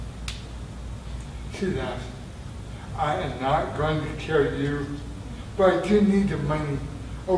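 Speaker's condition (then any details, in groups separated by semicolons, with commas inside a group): Traumatic brain injury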